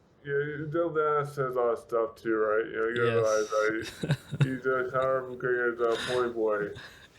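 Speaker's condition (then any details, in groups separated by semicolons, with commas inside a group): Severe brain injury; speech affected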